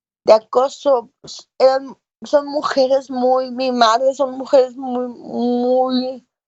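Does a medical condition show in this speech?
Yes: cerebral palsy.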